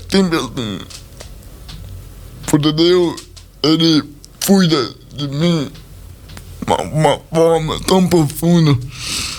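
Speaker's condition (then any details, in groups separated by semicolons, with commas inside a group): Cerebral palsy; speech not normal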